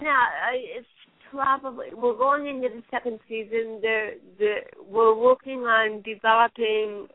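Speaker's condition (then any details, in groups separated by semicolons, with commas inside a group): Cerebral palsy; since birth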